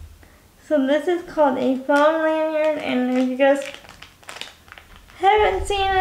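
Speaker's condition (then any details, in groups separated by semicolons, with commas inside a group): Cerebral palsy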